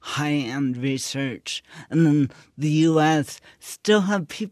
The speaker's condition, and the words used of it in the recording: Cerebral palsy. That would mean that my hands tremored less, that I would speak without a slur, that I would have more balance and coordination, on and on and on.